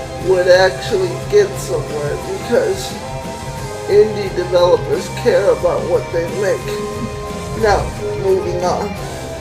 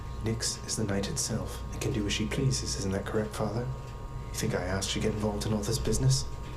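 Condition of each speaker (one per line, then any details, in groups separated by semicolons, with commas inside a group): Cerebral palsy
No condition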